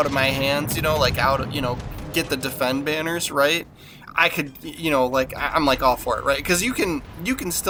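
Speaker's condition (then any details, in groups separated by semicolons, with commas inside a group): No condition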